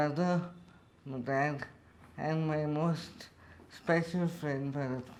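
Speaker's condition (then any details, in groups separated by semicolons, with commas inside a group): Cerebral palsy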